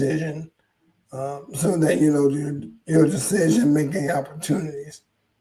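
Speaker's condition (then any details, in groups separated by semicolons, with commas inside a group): ALS; hoarse voice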